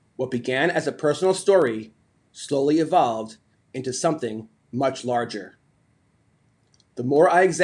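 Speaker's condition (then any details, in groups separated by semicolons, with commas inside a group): No condition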